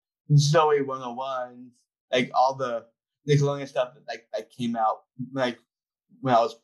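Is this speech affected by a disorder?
Yes: Down syndrome; about 25.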